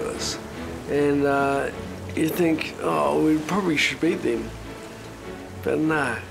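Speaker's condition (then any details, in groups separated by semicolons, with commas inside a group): Multiple sclerosis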